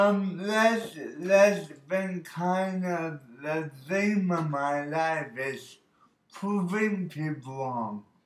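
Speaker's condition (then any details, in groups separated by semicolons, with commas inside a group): Birth oxygen deprivation brain injury; walking, talking and dancing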